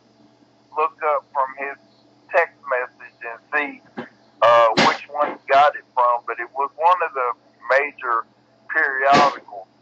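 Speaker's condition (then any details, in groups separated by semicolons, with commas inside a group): Cerebral palsy; bedbound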